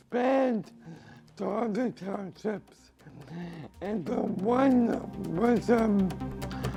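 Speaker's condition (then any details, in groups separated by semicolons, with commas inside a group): Cerebral palsy; from birth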